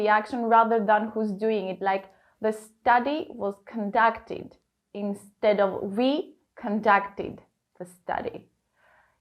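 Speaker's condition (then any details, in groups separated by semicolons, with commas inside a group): No condition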